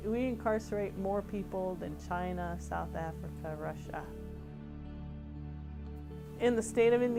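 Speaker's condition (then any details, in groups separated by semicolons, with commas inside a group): No condition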